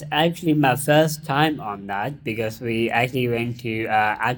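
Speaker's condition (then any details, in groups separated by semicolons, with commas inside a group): Down syndrome; intellectual disability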